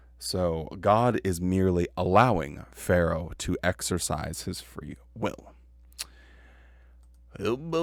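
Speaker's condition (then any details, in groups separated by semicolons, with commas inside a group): No condition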